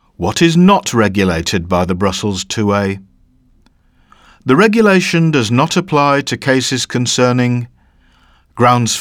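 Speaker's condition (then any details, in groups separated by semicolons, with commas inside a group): No condition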